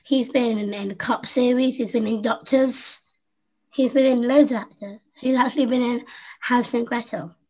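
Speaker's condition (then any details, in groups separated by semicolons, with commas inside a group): Down syndrome; present from birth, infant heart failure, heart surgery, pneumonia, stopped breathing, resuscitated, chest problems; learned to speak by copying younger sister Susie, second top grade and b in French speaking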